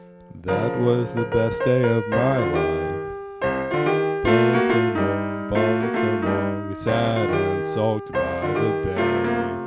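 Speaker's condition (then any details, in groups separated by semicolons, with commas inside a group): No condition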